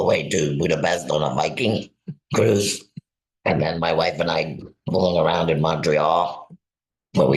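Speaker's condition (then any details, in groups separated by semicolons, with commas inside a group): Laryngectomy; total laryngectomy and glossectomy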